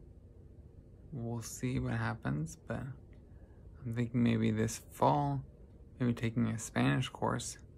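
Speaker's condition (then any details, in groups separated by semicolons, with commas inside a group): Traumatic brain injury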